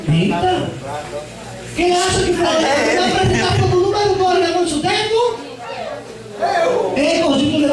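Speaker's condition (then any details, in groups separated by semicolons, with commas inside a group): No condition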